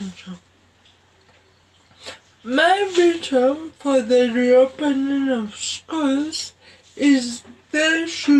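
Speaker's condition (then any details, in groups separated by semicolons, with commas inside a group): Cerebral palsy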